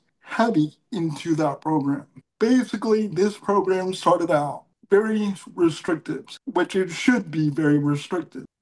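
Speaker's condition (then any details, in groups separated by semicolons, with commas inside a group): Cerebral palsy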